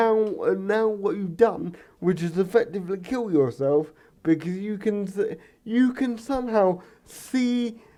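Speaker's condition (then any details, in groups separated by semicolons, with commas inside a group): Cerebral palsy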